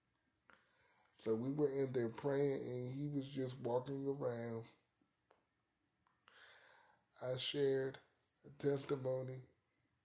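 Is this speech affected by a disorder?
Yes: cerebral palsy; arthritis.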